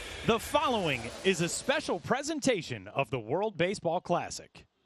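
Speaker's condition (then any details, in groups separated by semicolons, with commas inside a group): No condition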